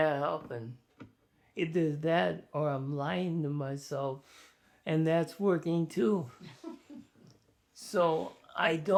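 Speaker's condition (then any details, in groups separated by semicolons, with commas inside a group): ALS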